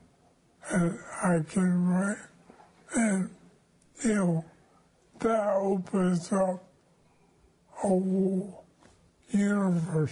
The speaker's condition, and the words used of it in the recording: ALS (motor neuron disease). His body is starting to fail and his voice has lost its timbre.